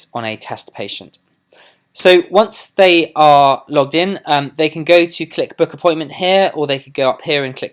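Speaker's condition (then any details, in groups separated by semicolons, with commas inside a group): No condition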